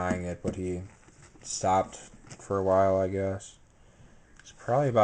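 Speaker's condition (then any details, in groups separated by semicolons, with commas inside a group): No condition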